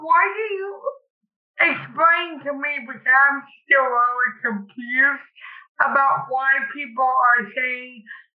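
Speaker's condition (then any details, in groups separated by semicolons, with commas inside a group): Cerebral palsy; cerebral palsy since childhood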